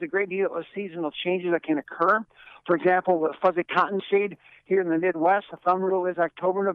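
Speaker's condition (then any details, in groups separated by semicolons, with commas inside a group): No condition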